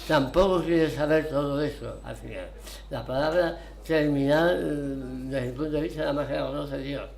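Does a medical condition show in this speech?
Yes: tongue cancer, partial glossectomy.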